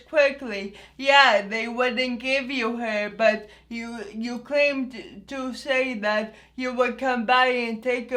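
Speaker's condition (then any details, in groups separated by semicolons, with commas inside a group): Anoxic brain injury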